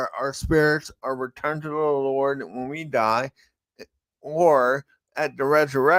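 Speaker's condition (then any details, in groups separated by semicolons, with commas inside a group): Cerebral palsy; from birth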